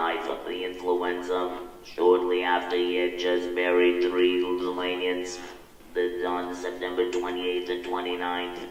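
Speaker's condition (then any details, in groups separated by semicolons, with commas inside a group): Laryngectomy; voice tires easily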